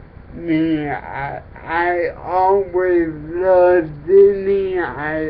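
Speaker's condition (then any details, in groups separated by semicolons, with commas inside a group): Cerebral palsy; affects speech, talks differently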